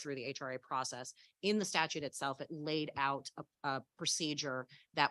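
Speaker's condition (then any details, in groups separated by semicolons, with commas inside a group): No condition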